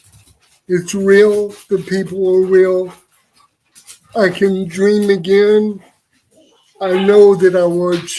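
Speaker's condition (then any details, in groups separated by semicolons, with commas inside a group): Cerebral palsy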